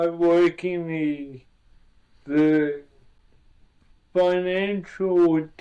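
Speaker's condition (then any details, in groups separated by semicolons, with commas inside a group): Cerebral palsy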